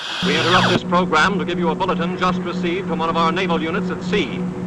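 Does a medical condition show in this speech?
No.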